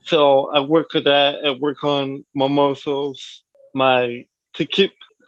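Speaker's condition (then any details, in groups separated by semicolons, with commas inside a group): Cerebral palsy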